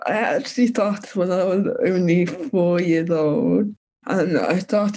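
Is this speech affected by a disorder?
Yes: cerebral palsy; physiotherapy in childhood.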